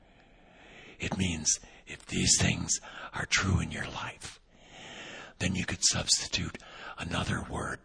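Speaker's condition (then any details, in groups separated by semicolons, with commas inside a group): Vocal cord paralysis, unilateral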